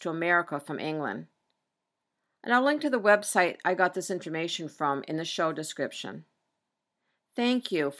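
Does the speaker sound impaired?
No.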